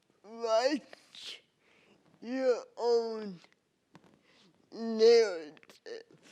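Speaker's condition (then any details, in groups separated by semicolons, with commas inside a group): Cerebral palsy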